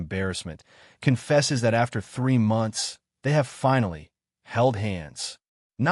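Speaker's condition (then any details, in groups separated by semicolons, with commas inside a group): No condition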